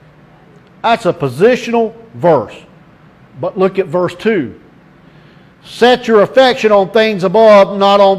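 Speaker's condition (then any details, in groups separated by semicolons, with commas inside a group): No condition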